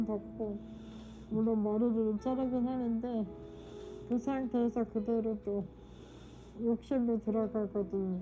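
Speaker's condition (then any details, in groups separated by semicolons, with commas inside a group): ALS (Lou Gehrig's disease); very difficult coughing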